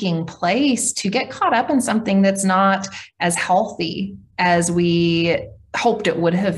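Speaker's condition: No condition

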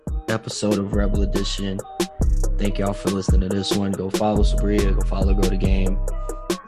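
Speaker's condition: No condition

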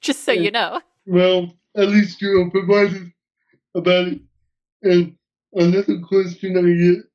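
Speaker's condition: Cerebral palsy; uses wheelchair

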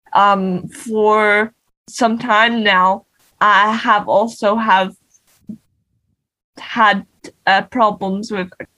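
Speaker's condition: Cerebral palsy; non-progressive

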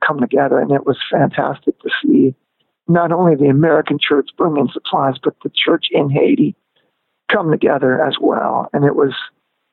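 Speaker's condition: Spasmodic dysphonia; onset at peak of singing career

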